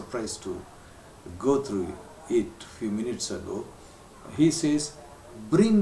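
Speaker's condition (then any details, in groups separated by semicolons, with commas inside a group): No condition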